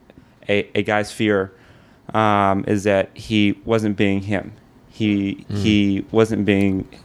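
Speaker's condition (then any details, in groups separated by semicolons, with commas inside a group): Stuttering; 3 weeks at American Institute for Stuttering (AIS), Manhattan, openly discloses stuttering; stutters without visible struggle, comfortable confident speech, some words not out perfectly; prolonged sounds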